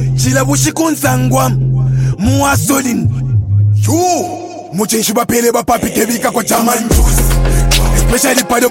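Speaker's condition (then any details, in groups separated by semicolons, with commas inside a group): No condition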